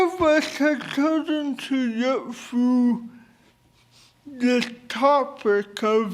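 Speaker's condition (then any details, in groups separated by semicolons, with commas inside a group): Cerebral palsy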